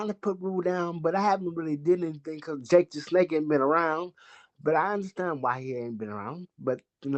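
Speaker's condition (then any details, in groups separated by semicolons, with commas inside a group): Cerebral palsy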